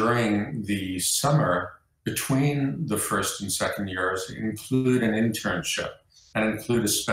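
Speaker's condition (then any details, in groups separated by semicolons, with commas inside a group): No condition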